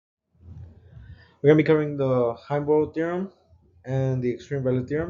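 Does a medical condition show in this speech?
No.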